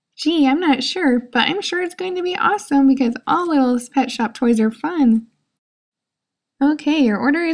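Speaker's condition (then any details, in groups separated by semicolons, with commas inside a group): No condition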